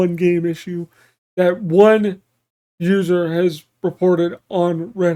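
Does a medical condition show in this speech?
Yes: cerebral palsy.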